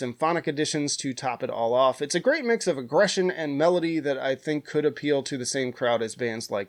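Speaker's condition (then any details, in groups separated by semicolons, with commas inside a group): No condition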